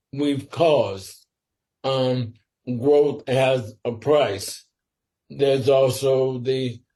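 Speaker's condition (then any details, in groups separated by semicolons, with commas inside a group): Sporadic ALS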